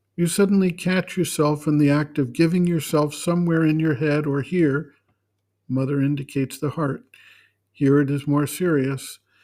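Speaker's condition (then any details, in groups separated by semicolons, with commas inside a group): No condition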